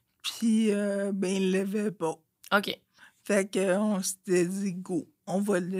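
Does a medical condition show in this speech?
Yes: Friedreich's ataxia.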